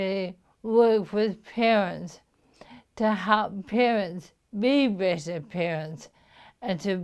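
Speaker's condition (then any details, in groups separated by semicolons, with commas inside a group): Motor neuron disease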